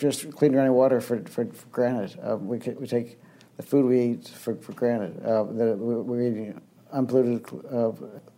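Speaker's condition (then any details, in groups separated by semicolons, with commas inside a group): Young onset Parkinson's disease; symptoms from 17 with left foot twitching, diagnosed at 23, over 20 years; frequent word and phrase repetitions, many fillers, restarted phrases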